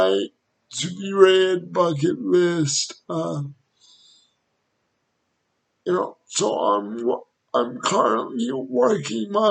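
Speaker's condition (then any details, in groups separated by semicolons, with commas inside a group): Cerebral palsy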